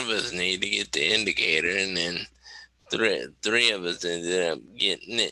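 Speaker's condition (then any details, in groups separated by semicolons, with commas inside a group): Cerebral palsy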